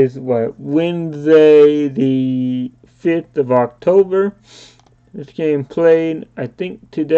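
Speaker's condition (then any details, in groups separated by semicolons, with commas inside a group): Cerebral palsy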